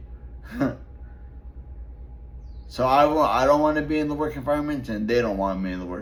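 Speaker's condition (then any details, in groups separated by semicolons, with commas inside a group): Traumatic brain injury; relearned talking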